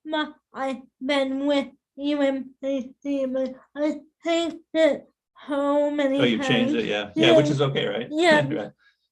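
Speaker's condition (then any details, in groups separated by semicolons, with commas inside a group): Cerebral palsy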